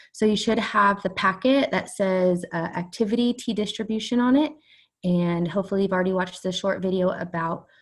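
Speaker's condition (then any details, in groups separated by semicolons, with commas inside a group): No condition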